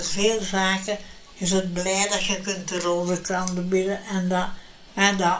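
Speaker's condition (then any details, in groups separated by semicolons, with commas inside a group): Brain hemorrhage; speaks less well than before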